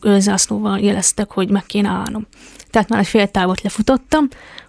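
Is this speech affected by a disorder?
Yes: deafness; congenital, found at age one, device with surgery at 2.5, eight ear operations (3 left, 5 right) until ten; tried signing with Japanese sign-language users at the competition.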